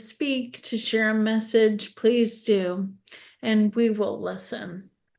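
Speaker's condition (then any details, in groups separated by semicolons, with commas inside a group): ALS; tongue fasciculations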